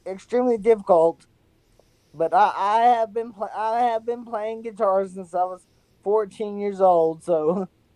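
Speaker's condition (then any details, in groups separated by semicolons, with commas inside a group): Severe traumatic brain injury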